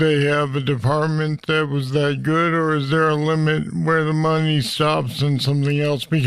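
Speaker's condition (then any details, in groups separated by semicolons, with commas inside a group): Parkinson's disease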